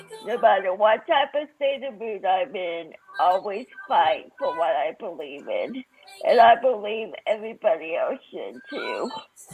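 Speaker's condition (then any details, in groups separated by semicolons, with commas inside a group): Cerebral palsy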